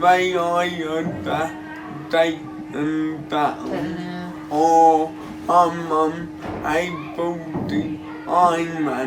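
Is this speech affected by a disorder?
Yes: cerebral palsy.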